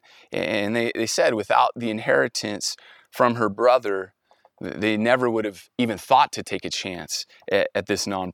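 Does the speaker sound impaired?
No.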